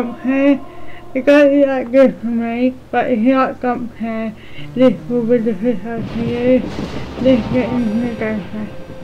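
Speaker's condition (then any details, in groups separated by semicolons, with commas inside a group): Cerebral palsy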